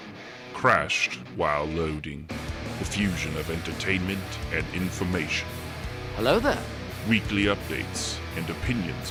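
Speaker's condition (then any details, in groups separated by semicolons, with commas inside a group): No condition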